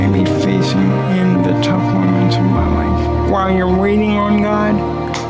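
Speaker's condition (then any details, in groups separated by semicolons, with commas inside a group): Cerebral palsy; affects limb and muscle movement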